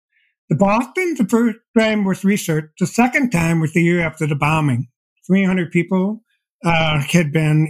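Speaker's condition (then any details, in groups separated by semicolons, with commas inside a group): Deafblindness; progressive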